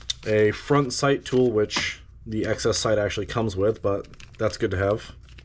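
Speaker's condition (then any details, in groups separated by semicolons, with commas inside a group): No condition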